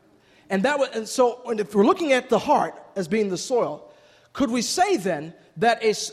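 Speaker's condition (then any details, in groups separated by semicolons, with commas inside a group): No condition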